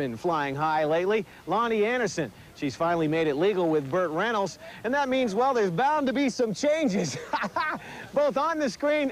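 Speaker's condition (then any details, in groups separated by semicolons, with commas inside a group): No condition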